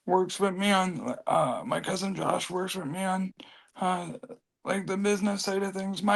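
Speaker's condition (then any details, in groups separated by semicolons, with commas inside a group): Cerebral palsy; from birth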